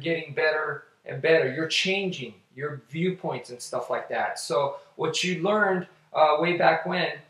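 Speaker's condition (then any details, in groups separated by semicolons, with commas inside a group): No condition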